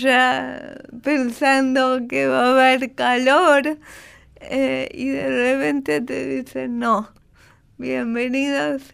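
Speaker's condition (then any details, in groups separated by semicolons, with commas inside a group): Cerebral palsy; oxygen deprivation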